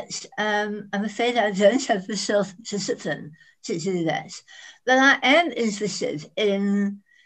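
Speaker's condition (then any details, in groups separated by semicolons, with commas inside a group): Head and neck cancer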